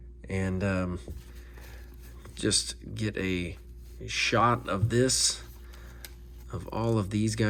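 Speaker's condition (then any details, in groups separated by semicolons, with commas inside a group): No condition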